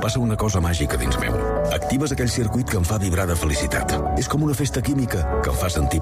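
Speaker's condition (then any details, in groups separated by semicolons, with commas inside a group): No condition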